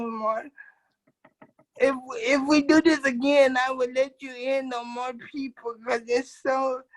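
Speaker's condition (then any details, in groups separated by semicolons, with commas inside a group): Cerebral palsy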